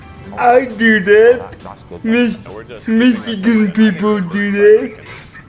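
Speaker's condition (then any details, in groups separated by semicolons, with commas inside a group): Cerebral palsy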